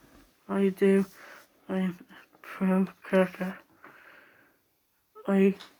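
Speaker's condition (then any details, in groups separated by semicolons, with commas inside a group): Down syndrome; age 17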